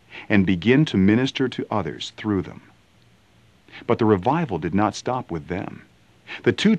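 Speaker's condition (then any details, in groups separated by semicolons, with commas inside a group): No condition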